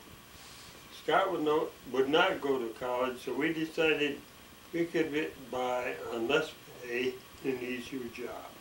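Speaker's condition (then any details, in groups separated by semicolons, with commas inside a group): ALS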